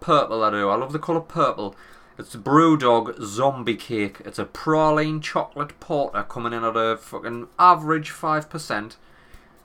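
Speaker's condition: No condition

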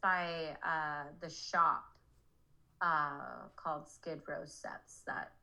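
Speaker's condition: No condition

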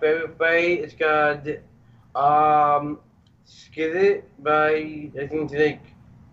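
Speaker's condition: Down syndrome; congenital, present from birth

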